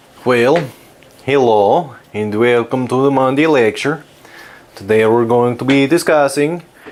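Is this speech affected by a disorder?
No.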